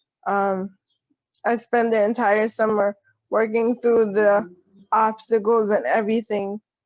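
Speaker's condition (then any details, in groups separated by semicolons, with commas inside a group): Cerebral palsy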